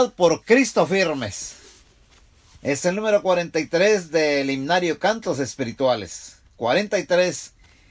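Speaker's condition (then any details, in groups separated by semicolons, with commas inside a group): No condition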